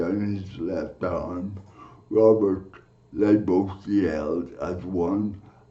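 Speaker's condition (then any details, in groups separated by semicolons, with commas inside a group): Cerebral palsy; from birth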